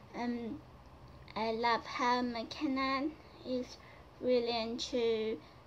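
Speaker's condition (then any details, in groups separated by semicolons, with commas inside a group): Cerebral palsy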